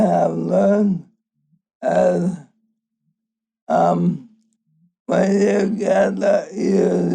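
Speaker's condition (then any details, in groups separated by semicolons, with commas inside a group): ALS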